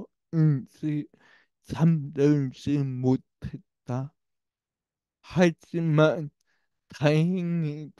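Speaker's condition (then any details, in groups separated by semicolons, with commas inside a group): Brain lesion disability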